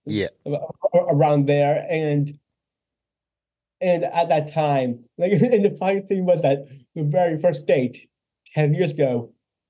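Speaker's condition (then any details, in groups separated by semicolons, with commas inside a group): Down syndrome; congenital, lifelong; age 26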